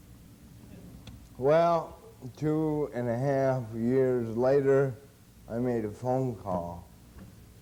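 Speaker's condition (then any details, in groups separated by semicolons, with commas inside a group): Cerebral palsy; since birth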